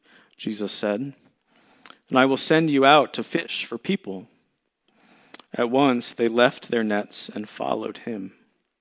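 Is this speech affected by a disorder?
No.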